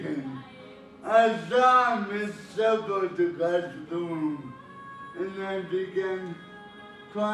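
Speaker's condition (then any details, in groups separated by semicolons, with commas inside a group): Cerebral palsy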